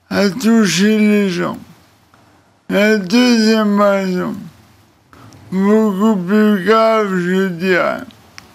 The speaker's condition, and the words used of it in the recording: ALS (motor neuron disease). Les muscles s'atrophient, la parole se déforme, les poumons ne fonctionnent plus.